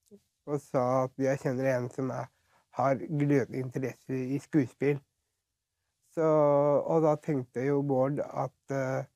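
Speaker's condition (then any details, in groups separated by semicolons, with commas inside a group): Down syndrome; present since birth; age 43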